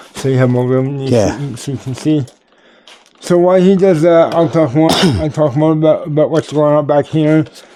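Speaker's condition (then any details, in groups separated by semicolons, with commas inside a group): Cerebral palsy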